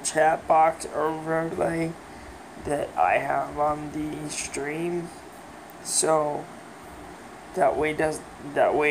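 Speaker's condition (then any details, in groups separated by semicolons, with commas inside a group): Cerebral palsy, mild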